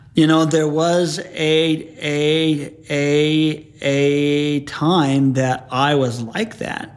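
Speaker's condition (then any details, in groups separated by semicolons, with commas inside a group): Stuttering; once could not talk, withdrew from talking to people for a time; on mission fluent when teaching, other times stuttered repeatedly, couldn't put two words together; repeated sounds, prolonged sounds, blocks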